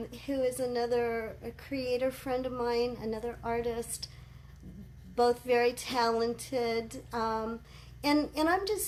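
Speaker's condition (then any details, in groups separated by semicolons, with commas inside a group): No condition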